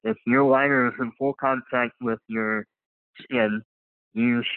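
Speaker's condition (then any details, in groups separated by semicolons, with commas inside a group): Cleft lip and palate; uses leg prostheses, running prostheses from Challenge Athlete Foundation grant, runner and triathlete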